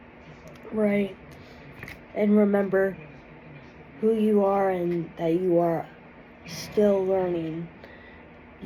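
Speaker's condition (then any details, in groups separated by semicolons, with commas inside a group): Cerebral palsy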